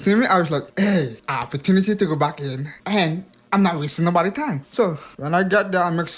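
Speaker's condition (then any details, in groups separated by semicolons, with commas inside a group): Hearing impairment; past speech impediment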